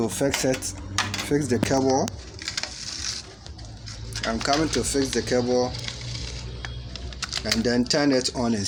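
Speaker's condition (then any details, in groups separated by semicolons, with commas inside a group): No condition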